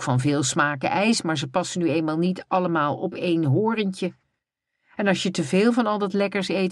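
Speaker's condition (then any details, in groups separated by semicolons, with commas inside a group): No condition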